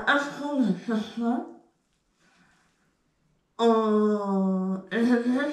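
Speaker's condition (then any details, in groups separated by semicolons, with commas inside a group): Tongue cancer; eating difficulty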